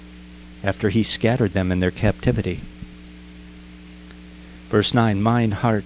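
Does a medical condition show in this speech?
No.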